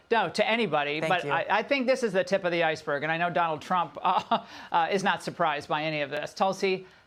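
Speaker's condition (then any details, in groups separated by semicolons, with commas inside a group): No condition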